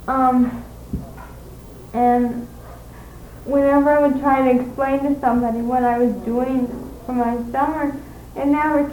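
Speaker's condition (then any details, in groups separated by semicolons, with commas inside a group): Cerebral palsy; speaks fluently with few pauses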